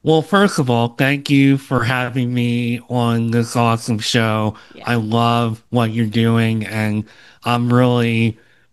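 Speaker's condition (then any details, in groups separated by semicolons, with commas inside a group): Cleft lip and palate, Opitz G/BBB syndrome; improved with podcast practice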